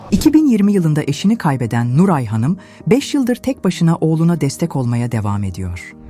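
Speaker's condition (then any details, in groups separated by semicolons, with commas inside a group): No condition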